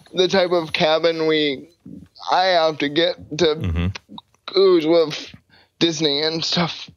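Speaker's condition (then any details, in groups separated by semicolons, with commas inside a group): Cerebral palsy; uses a chair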